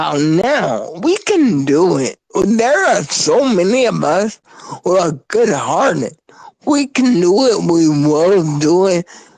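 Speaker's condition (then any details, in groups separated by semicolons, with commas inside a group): Spinocerebellar ataxia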